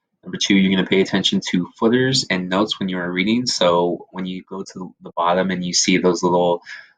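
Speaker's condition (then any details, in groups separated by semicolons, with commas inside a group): No condition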